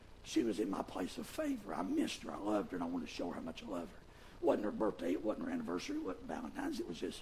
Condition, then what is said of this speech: Vocal cord paralysis. It doesn't sound as good as it used to.